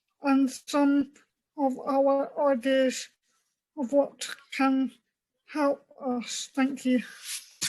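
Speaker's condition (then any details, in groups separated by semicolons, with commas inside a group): Cerebral palsy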